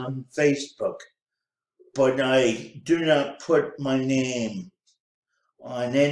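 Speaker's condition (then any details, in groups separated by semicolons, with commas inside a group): Cerebral palsy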